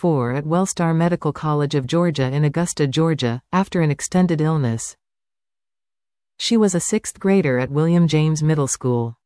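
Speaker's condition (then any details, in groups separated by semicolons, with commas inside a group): No condition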